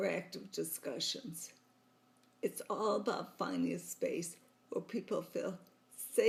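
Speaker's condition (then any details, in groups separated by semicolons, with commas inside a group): Multiple sclerosis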